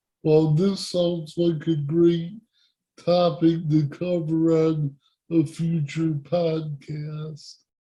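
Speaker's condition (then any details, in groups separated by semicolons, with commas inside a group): Cerebral palsy; speech impairment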